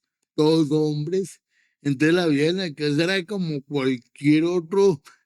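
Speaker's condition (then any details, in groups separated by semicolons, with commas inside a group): Cerebral palsy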